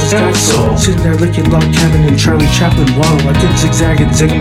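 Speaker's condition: No condition

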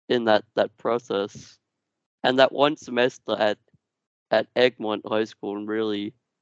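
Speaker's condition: Duchenne muscular dystrophy; genetic

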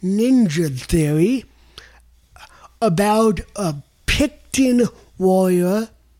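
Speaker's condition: Cerebral palsy; developmental

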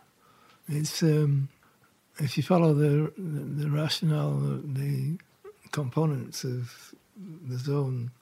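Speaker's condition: Parkinson's; diagnosed about 4 years ago

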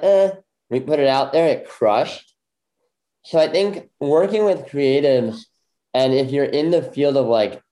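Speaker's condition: Bilateral cleft lip; congenital bilateral

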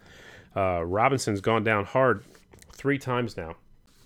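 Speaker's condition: No condition

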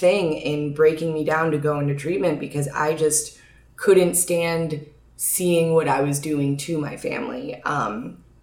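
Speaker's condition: No condition

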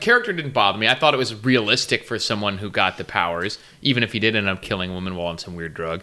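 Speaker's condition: No condition

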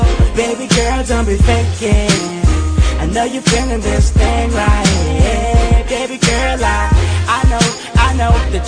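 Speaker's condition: No condition

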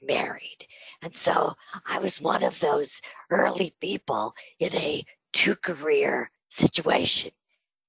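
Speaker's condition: Spasmodic dysphonia; on Botox treatment

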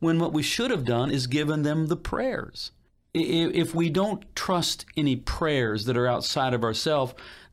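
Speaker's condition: No condition

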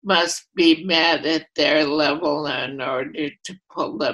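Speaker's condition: ALS, primary lateral sclerosis; voice affected

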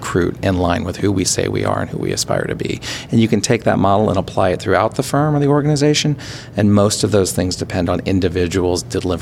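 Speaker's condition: No condition

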